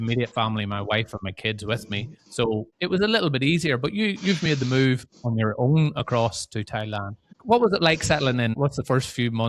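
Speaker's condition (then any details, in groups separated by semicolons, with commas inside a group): No condition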